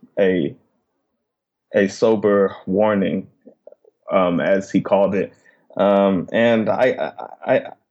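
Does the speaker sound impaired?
Yes: stuttering; stuttering since very young age, covert stuttering through high school, sought help in college; pauses and breaks in speech due to stuttering, disfluent moments; parental pressure to control stuttering led to slower speech, more pausing; here repeated words, blocks.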